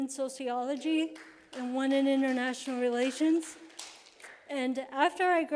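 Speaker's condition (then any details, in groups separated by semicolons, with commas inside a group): Cerebral palsy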